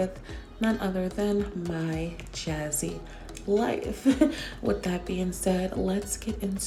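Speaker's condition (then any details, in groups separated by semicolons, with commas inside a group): No condition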